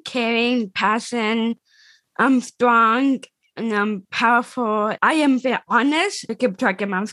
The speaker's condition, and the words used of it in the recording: Down syndrome. I can tell that you're working hard on speaking slowly and clearly.